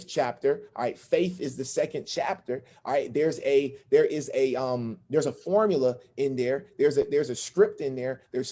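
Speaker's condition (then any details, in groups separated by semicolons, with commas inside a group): No condition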